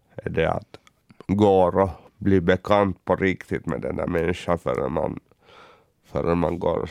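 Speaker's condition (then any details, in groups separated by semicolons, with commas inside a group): Cerebral palsy; uses wheelchair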